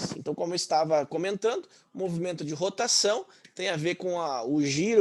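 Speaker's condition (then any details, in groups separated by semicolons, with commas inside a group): No condition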